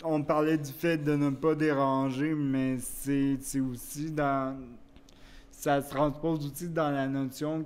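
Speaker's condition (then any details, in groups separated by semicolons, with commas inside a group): Cerebral palsy; wheelchair use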